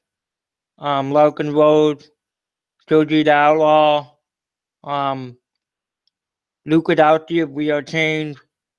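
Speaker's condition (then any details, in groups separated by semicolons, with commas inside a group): Cerebral palsy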